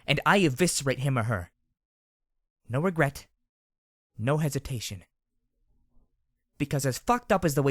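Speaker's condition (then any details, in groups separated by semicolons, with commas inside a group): No condition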